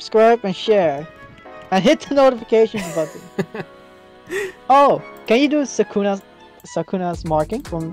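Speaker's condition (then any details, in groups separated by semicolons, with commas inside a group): No condition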